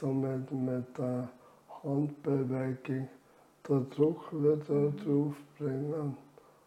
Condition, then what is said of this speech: ALS (motor neuron disease). Je knapper die Luft ist, umso anstrengender das Reden noch.